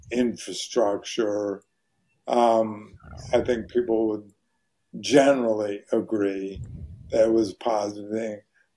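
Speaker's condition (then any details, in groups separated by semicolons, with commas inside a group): ALS; voice very hoarse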